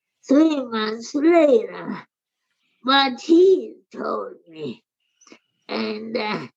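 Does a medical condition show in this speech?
Yes: primary lateral sclerosis; about 20 years, age 80, falls, poor walking, wheelchair, diagnosed by Dr. Macken; progressing, physical and occupational therapy, ALS clinic, ALS Association Philadelphia support; slurred speech, swallowing difficulty at first exam by Dr. Levitz, Lehigh Neurology, speech later forced quitting.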